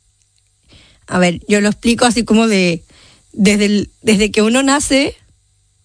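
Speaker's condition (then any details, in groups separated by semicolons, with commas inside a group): Down syndrome; genetic condition, from birth; age 30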